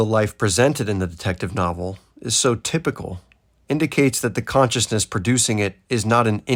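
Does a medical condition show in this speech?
No.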